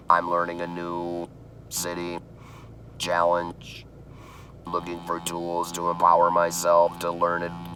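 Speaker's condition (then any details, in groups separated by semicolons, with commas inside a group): Laryngectomy after laryngeal cancer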